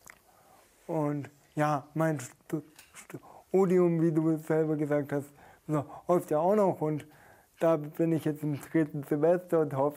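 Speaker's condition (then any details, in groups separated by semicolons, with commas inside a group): Stuttering; stuttering symptoms, also present during stage performances; prolonged sounds, blocks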